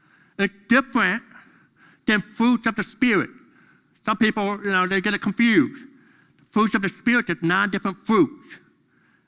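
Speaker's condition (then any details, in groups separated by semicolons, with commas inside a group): Deafness; deaf during school years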